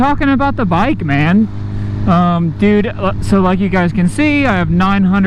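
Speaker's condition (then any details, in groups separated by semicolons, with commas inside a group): No condition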